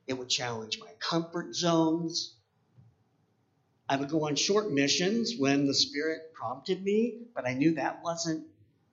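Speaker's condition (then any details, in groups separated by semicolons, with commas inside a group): Cleft palate; congenital cleft palate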